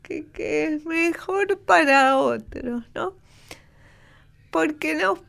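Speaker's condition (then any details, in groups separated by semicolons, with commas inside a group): Cerebral palsy; prompting others' prejudice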